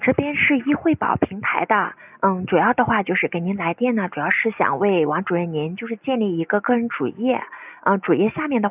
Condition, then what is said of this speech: No condition.